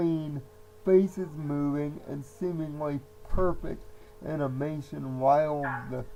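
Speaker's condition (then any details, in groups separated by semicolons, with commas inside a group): Cerebral palsy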